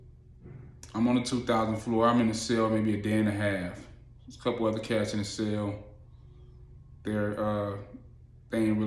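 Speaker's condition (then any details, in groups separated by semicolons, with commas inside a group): No condition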